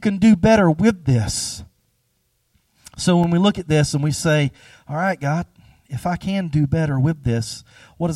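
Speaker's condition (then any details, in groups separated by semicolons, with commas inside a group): No condition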